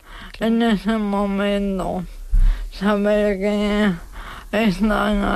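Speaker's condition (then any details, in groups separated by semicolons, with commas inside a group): ALS; diagnosed at about age 35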